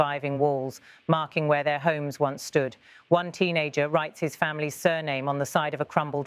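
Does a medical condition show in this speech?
No.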